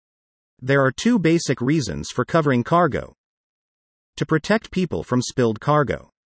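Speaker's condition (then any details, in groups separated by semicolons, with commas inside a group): No condition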